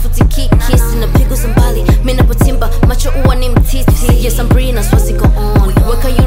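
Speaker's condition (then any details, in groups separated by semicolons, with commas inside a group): No condition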